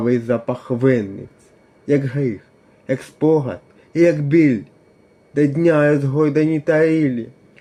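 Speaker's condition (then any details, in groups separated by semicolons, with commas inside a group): Cerebral palsy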